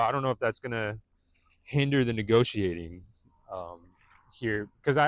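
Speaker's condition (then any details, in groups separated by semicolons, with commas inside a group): No condition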